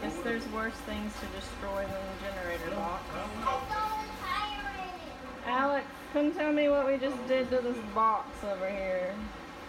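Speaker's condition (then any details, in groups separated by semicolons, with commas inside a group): No condition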